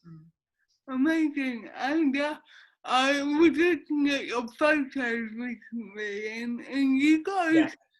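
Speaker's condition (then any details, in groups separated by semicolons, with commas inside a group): Cerebral palsy; affects speech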